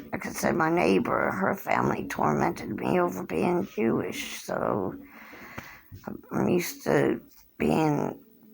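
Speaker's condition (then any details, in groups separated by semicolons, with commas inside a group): Cerebral palsy; since birth, hand tremors; age 57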